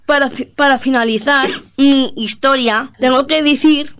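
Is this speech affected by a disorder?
Yes: Down syndrome; physical features make disability noticeable, attends Fundación Down Zaragoza; adult, 27 years old.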